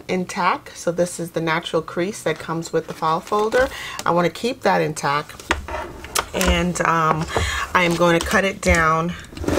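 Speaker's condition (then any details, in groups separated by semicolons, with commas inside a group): No condition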